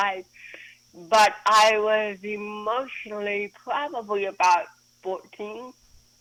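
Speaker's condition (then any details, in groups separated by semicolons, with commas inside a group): Cerebral palsy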